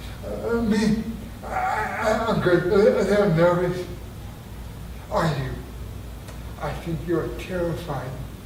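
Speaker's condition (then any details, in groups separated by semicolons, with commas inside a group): Traumatic brain injury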